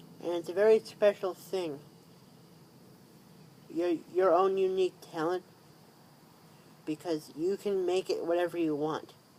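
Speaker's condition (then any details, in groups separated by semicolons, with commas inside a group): Cerebral palsy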